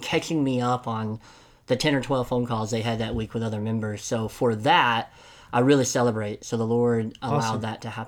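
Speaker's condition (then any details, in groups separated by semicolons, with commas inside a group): Cleft lip and palate; congenital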